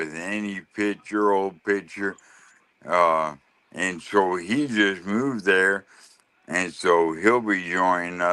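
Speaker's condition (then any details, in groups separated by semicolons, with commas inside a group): Lou Gehrig's disease (ALS)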